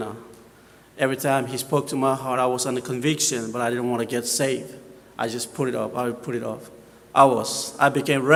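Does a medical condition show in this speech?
No.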